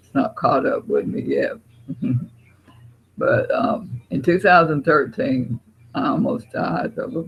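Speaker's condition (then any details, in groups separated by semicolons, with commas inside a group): Parkinson's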